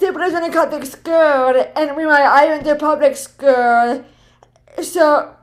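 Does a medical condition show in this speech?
Yes: cerebral palsy, right side.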